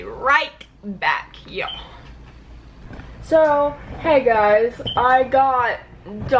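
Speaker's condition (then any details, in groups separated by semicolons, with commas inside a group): Cerebral palsy; much spasticity and tightness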